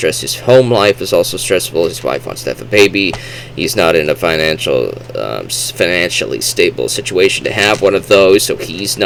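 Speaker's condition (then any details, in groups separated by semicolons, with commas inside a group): No condition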